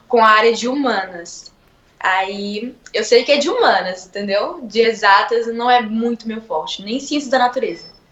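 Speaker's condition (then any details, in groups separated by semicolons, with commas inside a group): No condition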